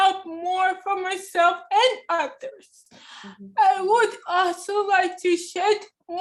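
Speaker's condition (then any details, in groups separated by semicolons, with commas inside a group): Cerebral palsy; affects hand, hand tremor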